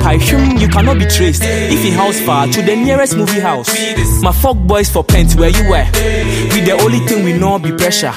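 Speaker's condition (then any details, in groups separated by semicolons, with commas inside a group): No condition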